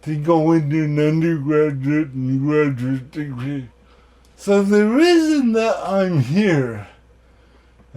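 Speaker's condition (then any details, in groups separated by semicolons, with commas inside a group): Cerebral palsy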